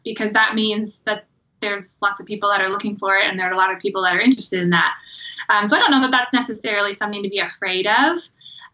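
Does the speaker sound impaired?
No.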